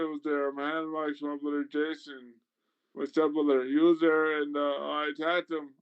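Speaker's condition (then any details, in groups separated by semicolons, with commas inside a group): Traumatic brain injury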